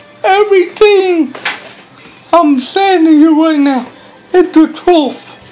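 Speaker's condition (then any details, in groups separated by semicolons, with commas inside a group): Cerebral palsy; speech hard to understand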